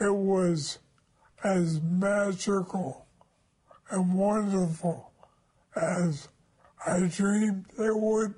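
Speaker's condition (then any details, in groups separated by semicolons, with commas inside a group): ALS; slower form, onset age 52 with hand weakness, suspected head trauma from NFL football; deteriorating, body failing, Dr. Merit Sukovich's treatment slows progression by a third, types with thumbs; voice has lost its timbre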